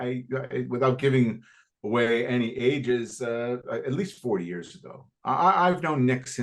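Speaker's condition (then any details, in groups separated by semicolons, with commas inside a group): No condition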